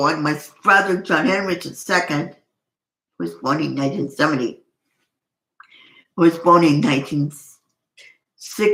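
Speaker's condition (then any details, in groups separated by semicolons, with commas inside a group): Cerebral palsy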